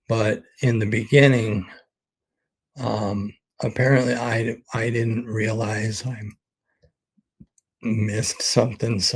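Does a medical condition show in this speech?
Yes: ALS; expects to lose voice very soon.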